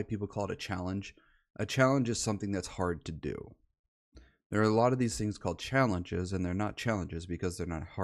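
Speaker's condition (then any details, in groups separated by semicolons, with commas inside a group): No condition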